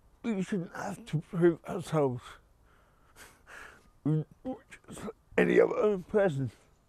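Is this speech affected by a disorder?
Yes: cerebral palsy; speech affected, voice noticeably different.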